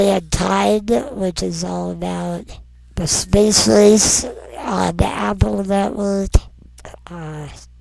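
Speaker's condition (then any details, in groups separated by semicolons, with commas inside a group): Non-progressive muscular dystrophy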